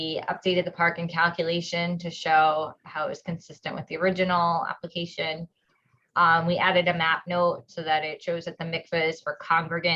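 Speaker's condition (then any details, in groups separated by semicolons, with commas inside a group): No condition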